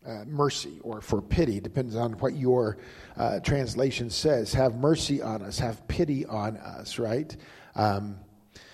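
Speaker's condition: No condition

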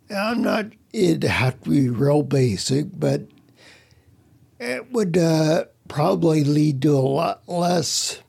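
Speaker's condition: Spinocerebellar ataxia; speech impediment

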